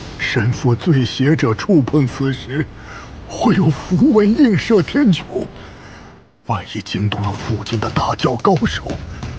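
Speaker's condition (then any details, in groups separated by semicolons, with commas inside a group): No condition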